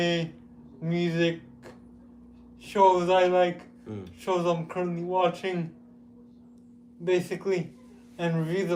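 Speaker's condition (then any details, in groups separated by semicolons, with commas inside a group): Cerebral palsy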